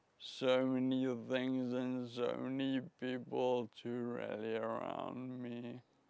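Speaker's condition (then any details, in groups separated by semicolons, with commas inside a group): Friedreich's ataxia; speech affected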